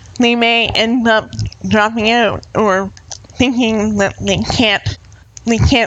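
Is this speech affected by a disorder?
Yes: cerebral palsy; cerebral palsy from brain damage at birth, uses wheelchair, support service dog Jax.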